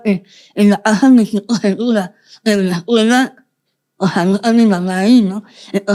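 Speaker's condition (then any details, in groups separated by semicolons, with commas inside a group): Moebius syndrome, congenital; communication not easy, speech not expected at birth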